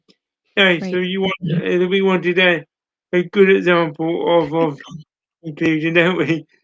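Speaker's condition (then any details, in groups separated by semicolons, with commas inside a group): Cerebral palsy; speech impairment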